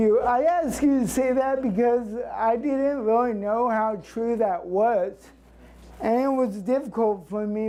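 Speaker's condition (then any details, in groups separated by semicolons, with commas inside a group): Cerebral palsy; since birth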